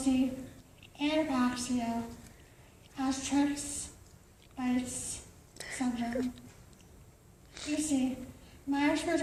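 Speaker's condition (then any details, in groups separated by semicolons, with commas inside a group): Cerebral palsy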